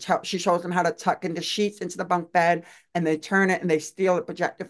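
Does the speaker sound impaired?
Yes: deaf; uses own voice.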